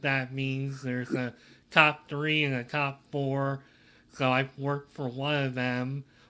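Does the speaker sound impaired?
Yes: cleft lip and palate; part of a rare syndrome with other issues.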